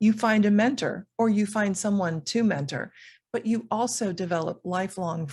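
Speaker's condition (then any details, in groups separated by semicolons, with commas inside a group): No condition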